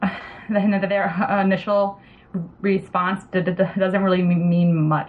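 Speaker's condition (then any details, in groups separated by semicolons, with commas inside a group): Stuttering; past stuttering therapy with desensitization, learned to live effectively with stuttering; stutters when talking with patients, listeners sometimes react oddly to stuttering; repeated sounds, prolonged sounds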